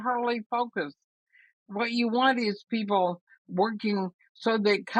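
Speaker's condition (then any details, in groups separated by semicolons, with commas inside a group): ALS; much trouble speaking but intelligible, breathing limits talking time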